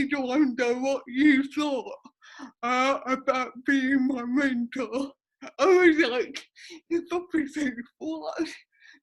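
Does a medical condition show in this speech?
Yes: cerebral palsy.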